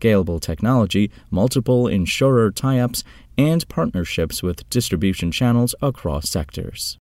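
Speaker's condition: No condition

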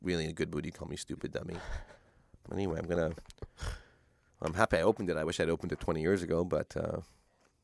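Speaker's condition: No condition

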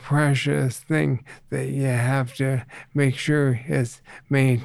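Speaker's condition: ALS; reduced ability to get around

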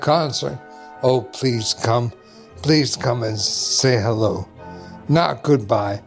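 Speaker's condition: ALS; does better as the day progresses

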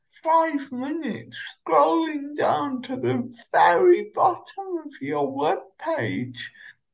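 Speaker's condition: Cerebral palsy; uses Omeo wheelchair

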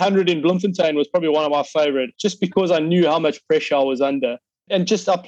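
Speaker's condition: No condition

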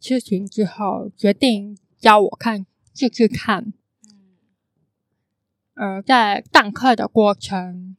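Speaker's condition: Congenital hearing impairment; cannot hear clearly

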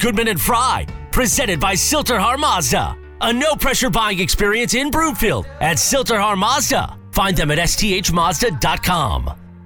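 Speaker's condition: No condition

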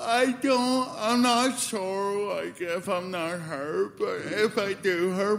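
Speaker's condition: Spastic cerebral palsy; cord around neck cut oxygen at birth, Bridgewater, diagnosed 18 months, foot surgery, 93 physio sessions; obviously affected since childhood, much speech therapy, sounded asleep on phone, may be taken as drunk

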